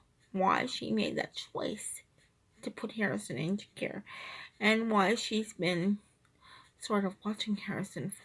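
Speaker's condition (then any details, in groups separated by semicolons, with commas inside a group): Cerebral palsy, triplegia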